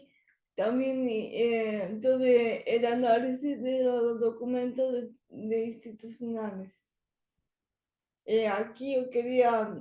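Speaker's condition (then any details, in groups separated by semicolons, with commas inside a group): Cerebral palsy; speech not very good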